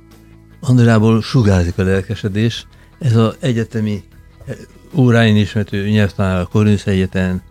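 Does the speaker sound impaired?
Yes: Parkinson's disease; becomes emotional more easily as a symptom; qigong exercises with other Parkinson's patients; harder for listeners to understand.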